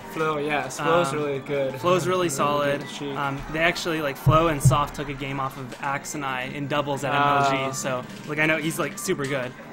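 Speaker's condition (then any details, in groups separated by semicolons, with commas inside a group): No condition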